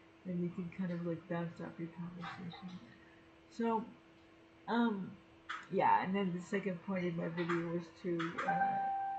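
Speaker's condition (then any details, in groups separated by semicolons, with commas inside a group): Cerebral palsy; Girdlestone resection surgery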